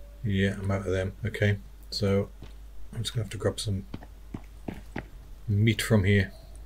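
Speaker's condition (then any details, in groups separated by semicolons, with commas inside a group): No condition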